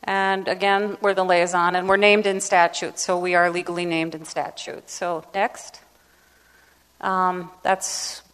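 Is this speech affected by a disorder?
No.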